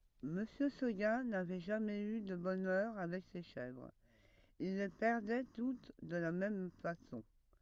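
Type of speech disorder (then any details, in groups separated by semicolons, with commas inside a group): Head and neck cancer, mild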